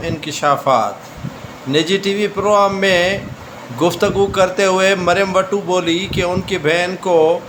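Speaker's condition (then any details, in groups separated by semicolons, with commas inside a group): No condition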